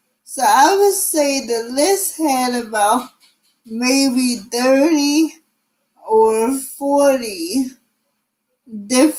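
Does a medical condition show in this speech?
Yes: cerebral palsy.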